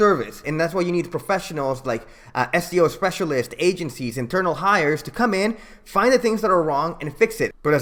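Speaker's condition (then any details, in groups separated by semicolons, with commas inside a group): No condition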